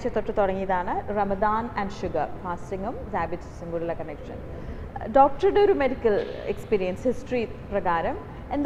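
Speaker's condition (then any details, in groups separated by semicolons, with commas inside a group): No condition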